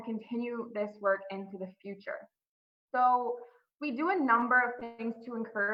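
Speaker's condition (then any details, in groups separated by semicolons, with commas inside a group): No condition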